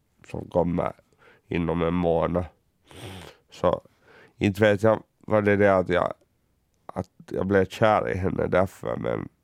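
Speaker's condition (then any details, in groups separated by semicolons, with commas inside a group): Cerebral palsy; uses wheelchair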